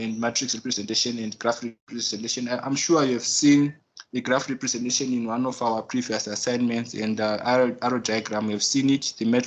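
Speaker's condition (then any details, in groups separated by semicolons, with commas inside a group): No condition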